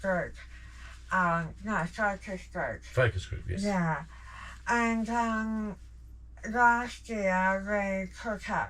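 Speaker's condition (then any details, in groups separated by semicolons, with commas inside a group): Jaw cancer surgery; tracheostomy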